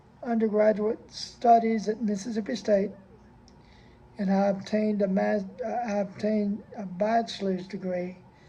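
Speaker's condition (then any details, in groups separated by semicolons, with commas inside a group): Cerebral palsy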